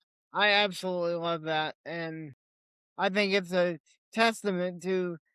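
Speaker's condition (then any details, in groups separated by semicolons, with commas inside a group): Cerebral palsy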